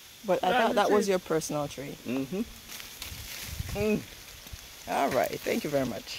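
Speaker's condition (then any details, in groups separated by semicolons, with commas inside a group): No condition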